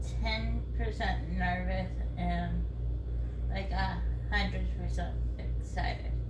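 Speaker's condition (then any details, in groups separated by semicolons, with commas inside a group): Dystonia; 18p deletion, left arm affected, head moves side to side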